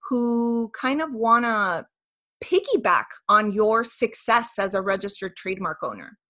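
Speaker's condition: No condition

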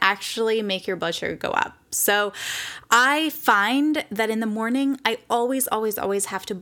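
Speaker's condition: No condition

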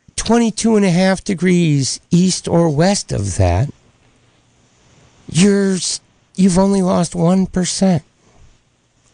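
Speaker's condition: No condition

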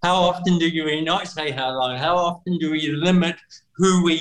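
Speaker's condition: Cerebral palsy; cerebral palsy from birth, physical disability affecting how messages travel around body, muscles tighter longer than others; voice noticeably different, speaking a stated limit, tighter and worse when nervous or underprepared, better when relaxed, confident

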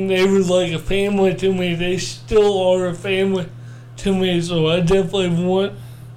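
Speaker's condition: Cerebral palsy; born not breathing

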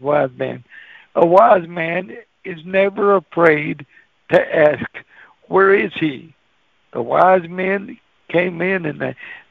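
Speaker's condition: Cerebral palsy; cerebral palsy voice

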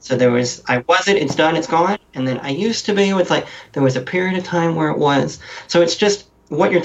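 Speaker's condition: Cleft lip and palate; talks differently

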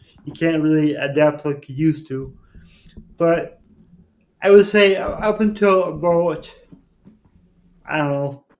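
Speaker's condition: Cerebral palsy; repeat surgery expected

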